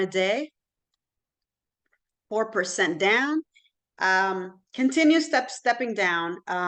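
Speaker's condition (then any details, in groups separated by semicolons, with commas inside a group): No condition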